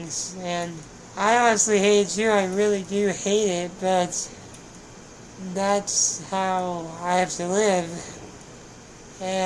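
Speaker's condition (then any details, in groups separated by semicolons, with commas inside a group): Spinal muscular atrophy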